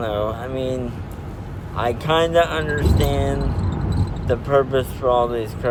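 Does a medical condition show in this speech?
Yes: spastic diplegia cerebral palsy.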